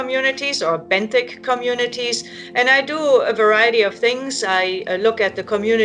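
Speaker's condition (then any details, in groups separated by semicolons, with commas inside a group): No condition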